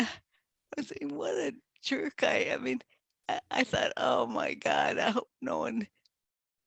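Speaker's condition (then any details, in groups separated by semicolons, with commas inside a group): Multiple sclerosis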